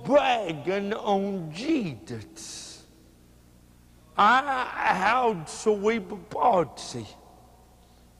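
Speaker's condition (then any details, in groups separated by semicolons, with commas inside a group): Cerebral palsy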